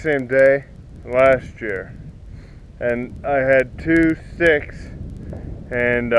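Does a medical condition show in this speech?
Yes: cerebral palsy.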